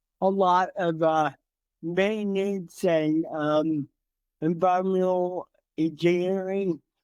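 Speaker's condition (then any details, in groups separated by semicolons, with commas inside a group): Cerebral palsy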